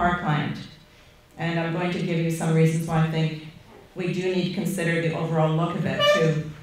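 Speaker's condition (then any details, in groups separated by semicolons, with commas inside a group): No condition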